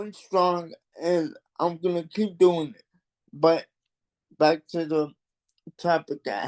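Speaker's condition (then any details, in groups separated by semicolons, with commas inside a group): Cerebral palsy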